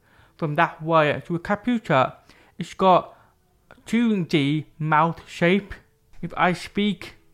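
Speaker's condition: Deafness with cochlear implants; unclear speech as child, cochlear implants switched on at age 11

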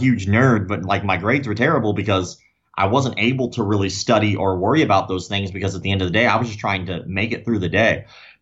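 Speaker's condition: Cleft lip and palate; congenital

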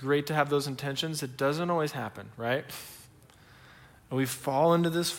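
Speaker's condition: No condition

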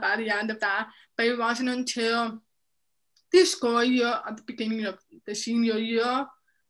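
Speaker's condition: Deafness, profound, severe; unknown cause

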